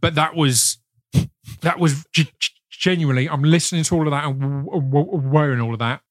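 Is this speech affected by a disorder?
Yes: stutter; worsened around GCSE years, parents tried speech therapist, then hypnotist for relaxation; stammer worsened in secondary school, prohibitive in places, hypnotist aimed at less stammering, less concern; here repeated sounds, blocks.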